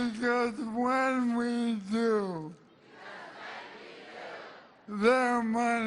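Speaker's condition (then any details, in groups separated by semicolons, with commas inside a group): ALS; weak voice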